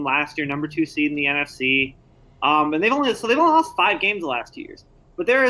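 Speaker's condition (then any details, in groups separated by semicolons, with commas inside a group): No condition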